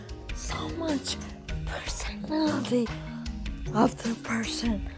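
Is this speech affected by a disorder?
Yes: traumatic brain injury; caused by traffic crash; in rehabilitation.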